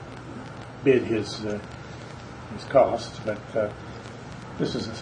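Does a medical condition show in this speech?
No.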